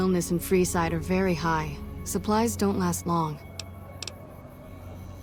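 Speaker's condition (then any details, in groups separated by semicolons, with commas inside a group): No condition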